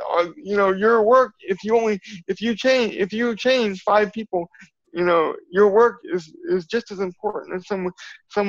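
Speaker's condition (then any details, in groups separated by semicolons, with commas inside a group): Cerebral palsy; from birth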